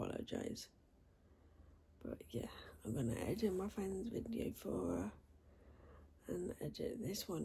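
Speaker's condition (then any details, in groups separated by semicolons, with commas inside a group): Cerebral palsy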